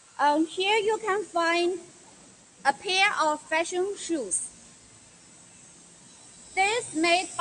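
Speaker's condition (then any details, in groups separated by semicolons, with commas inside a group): No condition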